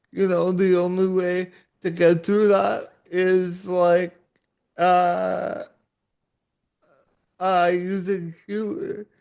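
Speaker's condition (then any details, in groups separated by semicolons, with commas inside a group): Cerebral palsy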